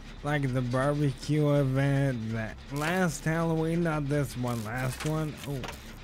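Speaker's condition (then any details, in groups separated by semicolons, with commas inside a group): ALS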